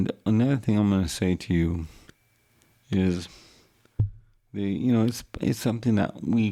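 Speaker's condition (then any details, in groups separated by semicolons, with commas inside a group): Cerebral palsy; wheelchair user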